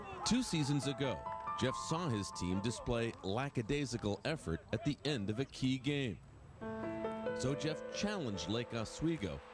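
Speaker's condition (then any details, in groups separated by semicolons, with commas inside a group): No condition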